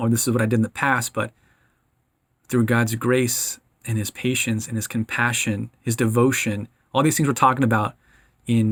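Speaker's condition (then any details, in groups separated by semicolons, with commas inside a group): No condition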